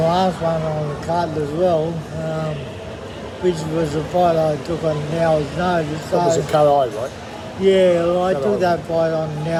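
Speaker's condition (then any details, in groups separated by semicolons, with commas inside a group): MND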